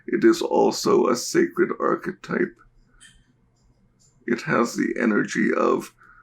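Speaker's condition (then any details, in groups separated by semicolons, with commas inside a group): Cerebral palsy; diagnosed at birth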